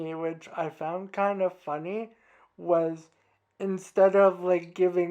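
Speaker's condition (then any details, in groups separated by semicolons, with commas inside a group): Cerebral palsy; from birth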